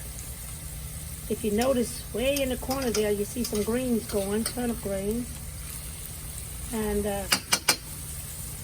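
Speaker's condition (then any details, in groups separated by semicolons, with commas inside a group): No condition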